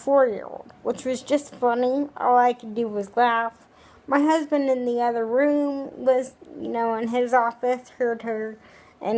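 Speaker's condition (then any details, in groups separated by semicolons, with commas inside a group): Cerebral palsy; wheelchair user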